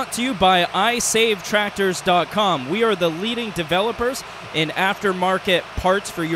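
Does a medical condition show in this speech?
No.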